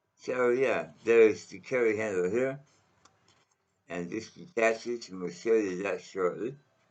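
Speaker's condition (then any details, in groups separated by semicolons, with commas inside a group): Mouth cancer; needs water constantly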